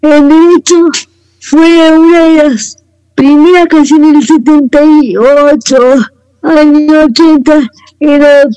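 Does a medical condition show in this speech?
Yes: cerebral palsy; wheelchair user, some leg movement, more mobility as child, never walked with canes, needs assistance; voice and way of speaking affected by cerebral palsy, per host.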